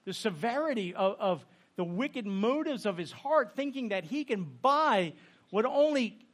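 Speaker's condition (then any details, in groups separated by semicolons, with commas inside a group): No condition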